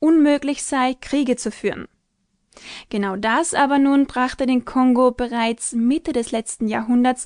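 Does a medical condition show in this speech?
No.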